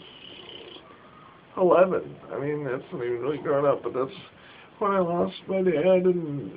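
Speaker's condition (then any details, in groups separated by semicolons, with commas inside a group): Cerebral palsy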